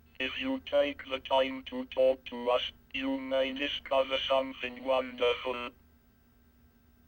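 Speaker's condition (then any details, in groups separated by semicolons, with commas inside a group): Cerebral palsy, speech-generating device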